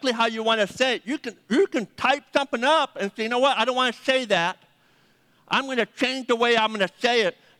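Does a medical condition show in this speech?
Yes: deafness; hard time hearing phone callers.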